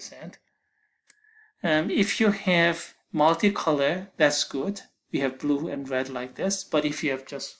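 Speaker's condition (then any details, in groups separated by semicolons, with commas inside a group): No condition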